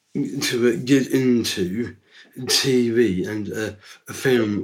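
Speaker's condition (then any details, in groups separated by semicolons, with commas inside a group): Down syndrome; from birth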